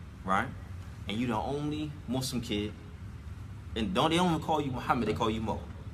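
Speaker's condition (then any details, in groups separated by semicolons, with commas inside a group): No condition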